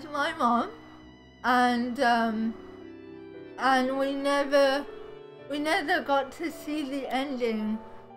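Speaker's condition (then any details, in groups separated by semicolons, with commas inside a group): Cerebral palsy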